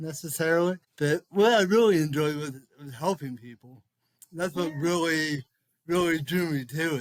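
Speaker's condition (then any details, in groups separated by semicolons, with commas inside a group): Cerebral palsy; speech affected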